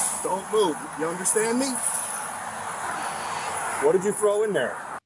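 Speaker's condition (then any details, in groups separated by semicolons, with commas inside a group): No condition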